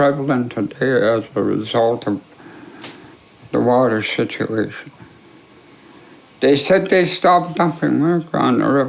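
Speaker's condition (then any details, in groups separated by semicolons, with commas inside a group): ALS; affects swallowing and speech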